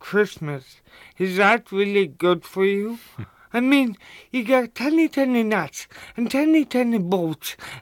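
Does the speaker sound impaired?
Yes: cerebral palsy; limited coordination.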